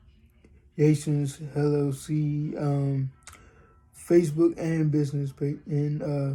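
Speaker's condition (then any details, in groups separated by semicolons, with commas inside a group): Cerebral palsy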